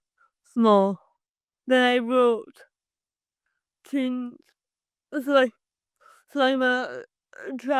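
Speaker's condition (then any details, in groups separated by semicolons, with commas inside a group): Cerebral palsy; from birth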